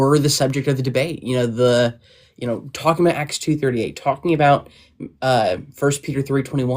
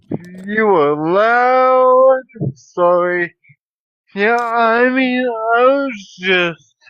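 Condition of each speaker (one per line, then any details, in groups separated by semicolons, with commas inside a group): No condition
Cerebral palsy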